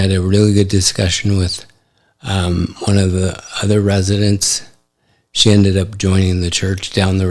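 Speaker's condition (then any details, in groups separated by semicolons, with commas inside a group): ALS; affects hand function; recently diagnosed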